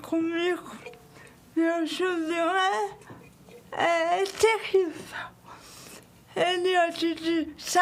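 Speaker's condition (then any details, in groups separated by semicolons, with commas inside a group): Cerebral palsy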